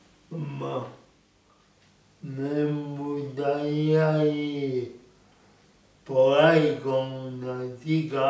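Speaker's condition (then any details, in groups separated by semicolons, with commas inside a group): Cerebral palsy; speech sometimes hard for others to understand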